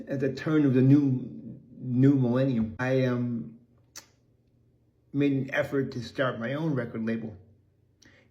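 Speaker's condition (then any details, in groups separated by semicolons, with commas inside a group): Cerebral palsy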